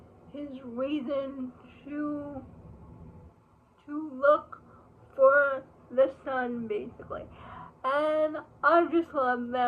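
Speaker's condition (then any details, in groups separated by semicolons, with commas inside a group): Cerebral palsy; uses wheelchair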